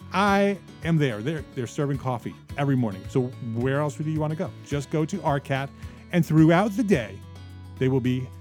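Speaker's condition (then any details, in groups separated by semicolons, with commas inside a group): No condition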